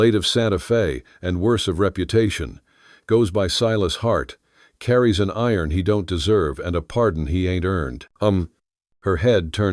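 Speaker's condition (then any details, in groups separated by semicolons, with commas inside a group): No condition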